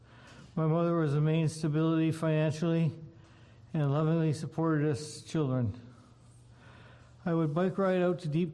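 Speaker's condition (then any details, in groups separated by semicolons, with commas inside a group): Parkinson's disease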